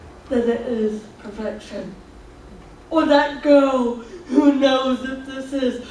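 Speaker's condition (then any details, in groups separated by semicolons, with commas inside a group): Cerebral palsy; affects walking and speech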